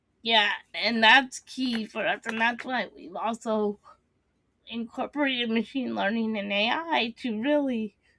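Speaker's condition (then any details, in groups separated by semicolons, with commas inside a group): Cerebral palsy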